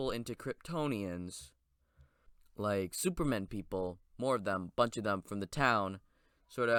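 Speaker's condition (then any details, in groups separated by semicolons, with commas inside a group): No condition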